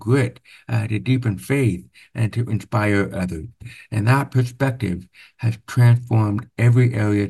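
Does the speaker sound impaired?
Yes: profound hearing loss, deaf accent; congenital very severe to profound hearing loss, over 13 years of speech therapy; noticeably different accent.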